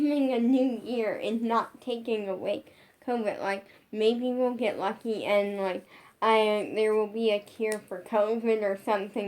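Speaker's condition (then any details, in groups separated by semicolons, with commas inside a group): Brain injury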